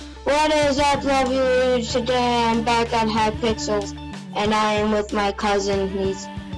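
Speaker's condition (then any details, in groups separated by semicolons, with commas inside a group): No condition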